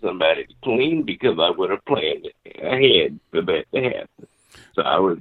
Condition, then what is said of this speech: Cerebral palsy. Jerk when you're like, no, I'm not drunk, you jerk. This is how I speak.